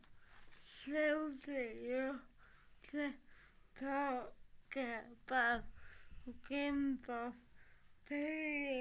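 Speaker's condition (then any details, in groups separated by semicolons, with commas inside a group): Cerebral palsy; from birth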